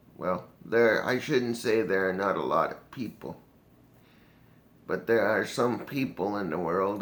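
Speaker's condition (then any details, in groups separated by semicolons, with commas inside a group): Cerebral palsy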